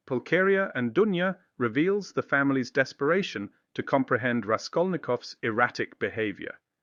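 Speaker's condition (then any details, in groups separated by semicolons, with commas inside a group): No condition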